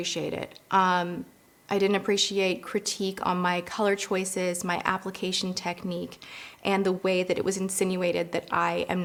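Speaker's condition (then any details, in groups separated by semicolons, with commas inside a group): No condition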